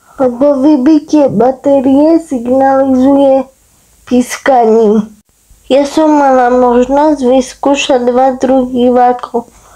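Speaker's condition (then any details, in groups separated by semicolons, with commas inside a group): Cerebral palsy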